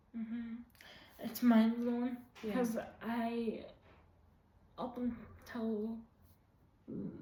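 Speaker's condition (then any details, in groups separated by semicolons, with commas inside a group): Quadriplegic cerebral palsy, severe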